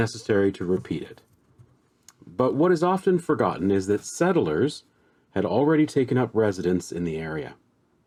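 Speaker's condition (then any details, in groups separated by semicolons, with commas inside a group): No condition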